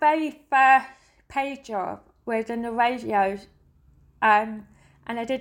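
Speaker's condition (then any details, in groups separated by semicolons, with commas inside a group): Deafness; hears song beat and singing but not words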